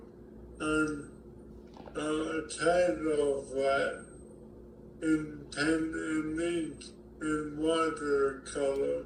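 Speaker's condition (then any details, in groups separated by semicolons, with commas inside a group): ALS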